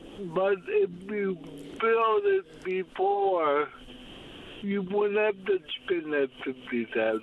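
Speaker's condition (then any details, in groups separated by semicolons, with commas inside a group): Cerebral palsy; able to walk and run until a couple of years ago, mobility declined since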